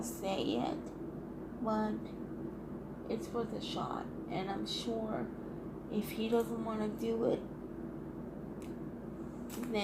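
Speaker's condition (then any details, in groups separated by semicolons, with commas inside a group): Cerebral palsy, triplegia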